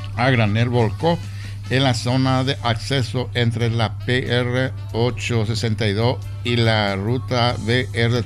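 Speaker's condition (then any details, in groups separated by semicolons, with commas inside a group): No condition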